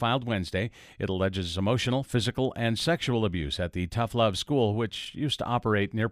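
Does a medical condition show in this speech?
No.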